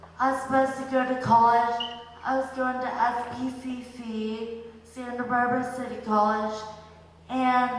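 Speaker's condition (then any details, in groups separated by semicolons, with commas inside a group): Speech and balance impairment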